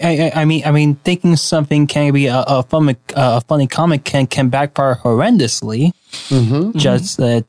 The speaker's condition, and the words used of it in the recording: Stuttering. Do you seriously expect a stutterer to go into a 5-minute monologue about what Jon Stewart said about his monologue?